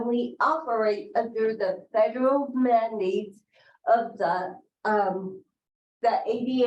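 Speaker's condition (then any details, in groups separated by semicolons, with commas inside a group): Cerebral palsy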